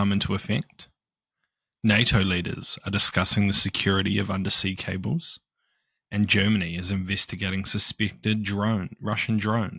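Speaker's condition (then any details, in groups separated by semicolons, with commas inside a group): No condition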